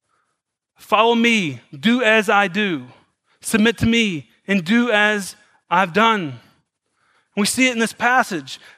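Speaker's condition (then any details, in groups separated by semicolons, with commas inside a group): No condition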